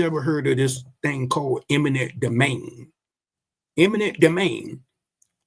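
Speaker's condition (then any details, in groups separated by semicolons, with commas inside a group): No condition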